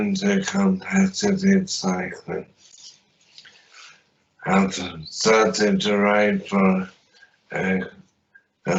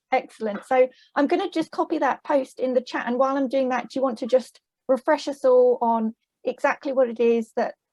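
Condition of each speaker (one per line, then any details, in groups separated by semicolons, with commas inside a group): Traumatic brain injury; accident, limb injuries; walks independently, fatigue, therapy ended; initially mute, peg fed, unclear, worse with noise, fatigue, head back
No condition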